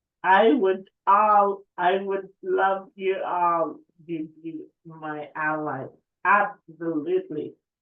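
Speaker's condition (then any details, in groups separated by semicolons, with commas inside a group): Cerebral palsy; affects speech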